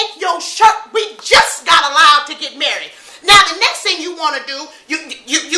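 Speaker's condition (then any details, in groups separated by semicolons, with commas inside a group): No condition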